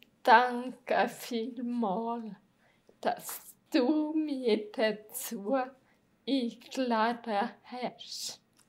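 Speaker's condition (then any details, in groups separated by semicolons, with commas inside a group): Multiple sclerosis; autoimmune disease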